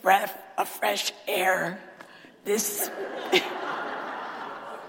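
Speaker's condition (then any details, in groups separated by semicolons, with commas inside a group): Dysphonia; dysphonia diagnosed about a decade ago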